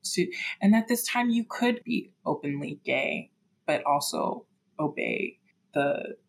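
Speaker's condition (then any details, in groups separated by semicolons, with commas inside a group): No condition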